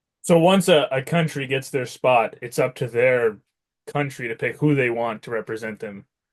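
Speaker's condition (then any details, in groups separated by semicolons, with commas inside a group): No condition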